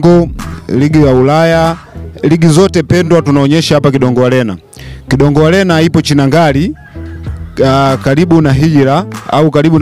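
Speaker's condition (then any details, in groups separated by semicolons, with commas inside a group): No condition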